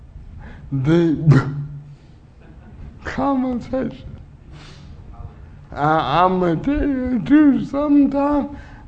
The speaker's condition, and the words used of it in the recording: Cerebral palsy. Because my speech is a little bit unclear, okay?